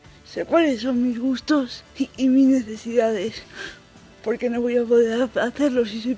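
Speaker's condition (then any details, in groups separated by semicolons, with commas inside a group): Cerebral palsy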